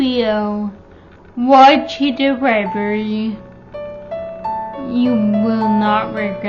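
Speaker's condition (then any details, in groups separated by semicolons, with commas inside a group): Friedreich's ataxia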